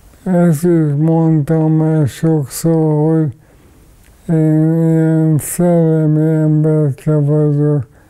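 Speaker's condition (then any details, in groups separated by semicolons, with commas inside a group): ALS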